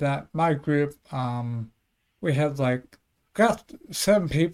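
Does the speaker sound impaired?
Yes: cerebellar ataxia; not a walker; slurs a bit, voice affected a little, may need to repeat himself.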